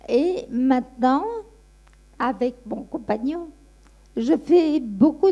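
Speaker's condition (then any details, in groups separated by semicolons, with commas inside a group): Friedreich's ataxia; diagnosed age 15, rollator walker from age 20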